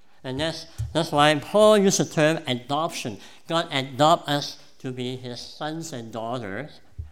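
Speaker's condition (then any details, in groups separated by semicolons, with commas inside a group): Cleft palate; present from birth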